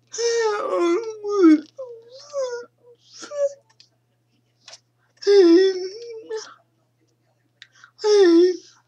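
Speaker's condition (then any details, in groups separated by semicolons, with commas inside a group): Cerebral palsy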